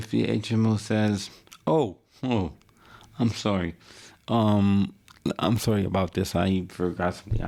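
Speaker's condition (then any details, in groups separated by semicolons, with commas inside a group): Cerebral palsy; wheelchair user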